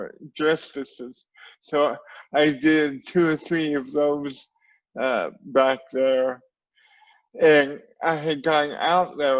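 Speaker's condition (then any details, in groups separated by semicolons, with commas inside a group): Cerebral palsy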